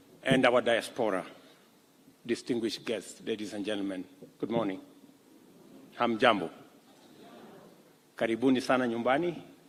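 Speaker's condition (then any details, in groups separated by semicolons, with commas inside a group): No condition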